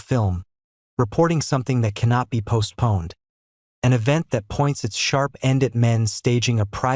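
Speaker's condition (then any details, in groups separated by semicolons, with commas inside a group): No condition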